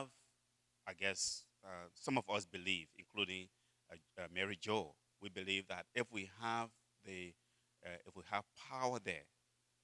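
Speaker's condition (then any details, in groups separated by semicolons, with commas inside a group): No condition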